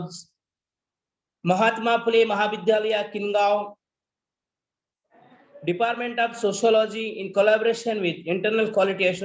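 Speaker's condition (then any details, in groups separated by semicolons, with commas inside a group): No condition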